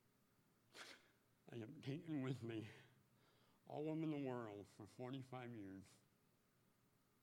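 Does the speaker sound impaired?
Yes: speech impediment; speaks publicly with new voice as motivational speaker.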